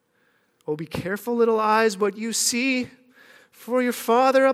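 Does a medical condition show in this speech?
No.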